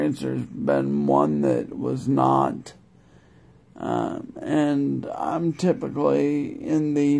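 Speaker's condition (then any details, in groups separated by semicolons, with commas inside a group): Multiple sclerosis, progressive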